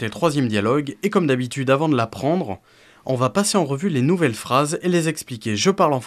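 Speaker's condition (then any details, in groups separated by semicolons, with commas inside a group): No condition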